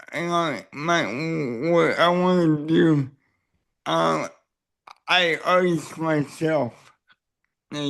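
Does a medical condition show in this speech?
Yes: cerebral palsy; neck surgery went badly.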